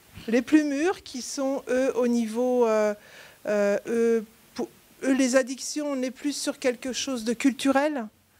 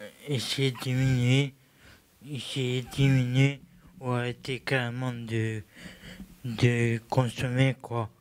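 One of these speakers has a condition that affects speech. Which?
The second: acquired brain injury.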